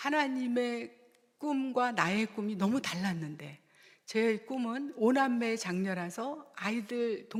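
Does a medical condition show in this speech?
No.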